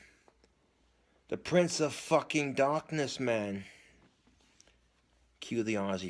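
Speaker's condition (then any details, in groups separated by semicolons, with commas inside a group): No condition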